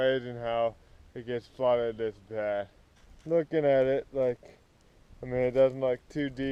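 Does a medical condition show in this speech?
Yes: cerebral palsy.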